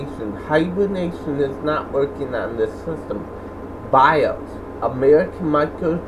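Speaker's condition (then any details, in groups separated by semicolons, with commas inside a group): Cerebral palsy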